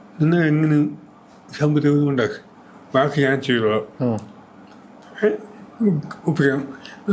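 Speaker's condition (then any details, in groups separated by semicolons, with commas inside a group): Cerebral palsy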